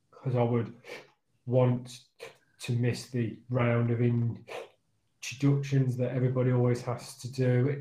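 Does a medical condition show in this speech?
Yes: stammer; stammer since childhood, hard reading aloud at school, phone calls, ordering train tickets, phone callers hung up thinking prank call; still stammers, lockdown impacted stammer, had mask made saying i stammer, you'll have to wait; sound, word and phrase repetitions, part-word repetitions, fillers like um and uh; here prolonged sounds, blocks.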